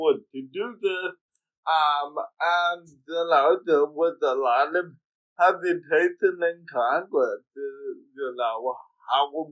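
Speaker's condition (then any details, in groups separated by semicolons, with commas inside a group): Cerebral palsy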